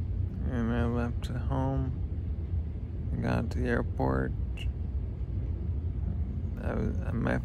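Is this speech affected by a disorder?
Yes: traumatic brain injury.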